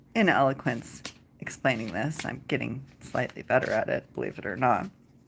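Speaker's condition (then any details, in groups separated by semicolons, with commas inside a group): No condition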